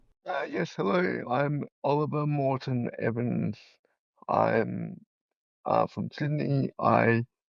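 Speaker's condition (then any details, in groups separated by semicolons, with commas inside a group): Cerebral palsy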